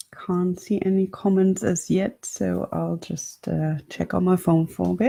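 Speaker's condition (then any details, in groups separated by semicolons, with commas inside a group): No condition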